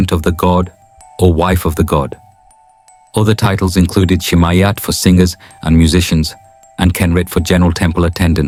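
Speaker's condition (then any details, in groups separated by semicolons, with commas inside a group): No condition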